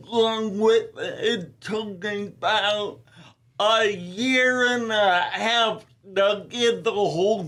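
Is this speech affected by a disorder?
Yes: ataxia telangiectasia.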